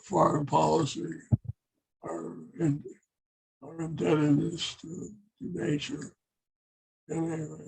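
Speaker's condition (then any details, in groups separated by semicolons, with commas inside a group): Parkinson's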